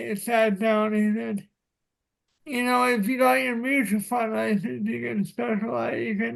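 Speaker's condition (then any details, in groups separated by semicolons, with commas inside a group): Cerebral palsy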